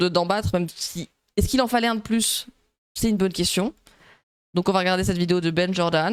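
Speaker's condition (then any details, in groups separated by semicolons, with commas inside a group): No condition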